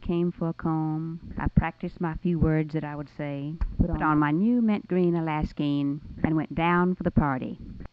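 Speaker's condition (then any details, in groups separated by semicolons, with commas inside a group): No condition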